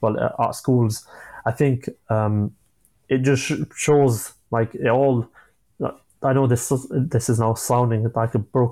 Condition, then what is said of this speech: Stuttering. Like, I have a stammer, but I don't care.